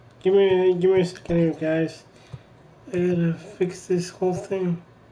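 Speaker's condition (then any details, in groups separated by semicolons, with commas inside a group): Cerebral palsy; from birth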